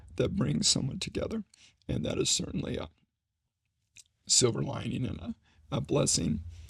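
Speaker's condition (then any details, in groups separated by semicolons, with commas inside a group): ALS; needs voice rest during conversation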